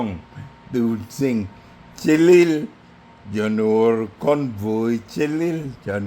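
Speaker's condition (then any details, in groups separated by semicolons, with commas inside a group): Neurological disease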